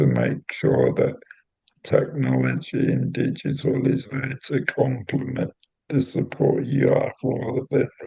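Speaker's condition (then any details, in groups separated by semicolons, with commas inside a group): Cerebral palsy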